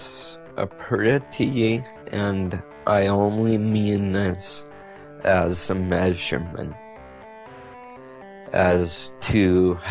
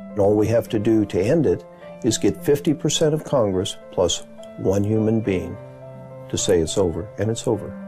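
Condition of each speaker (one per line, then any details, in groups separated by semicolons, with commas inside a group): Multiple sclerosis
No condition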